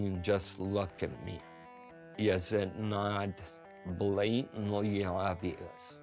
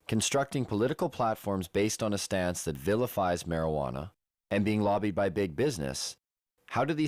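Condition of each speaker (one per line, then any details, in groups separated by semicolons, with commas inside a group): Multiple sclerosis; severe shaking; after a few puffs of marijuana
No condition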